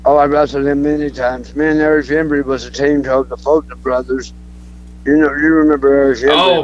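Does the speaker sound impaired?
Yes: throat cancer; speech not the best as result of throat cancer, may sound drunk, quit podcasts over it.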